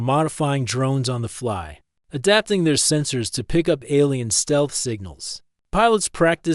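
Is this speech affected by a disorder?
No.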